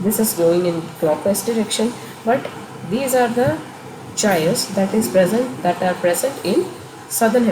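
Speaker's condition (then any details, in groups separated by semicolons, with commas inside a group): No condition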